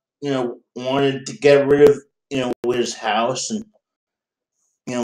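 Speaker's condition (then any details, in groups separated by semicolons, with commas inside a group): Cerebral palsy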